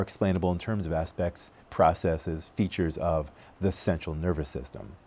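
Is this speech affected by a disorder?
No.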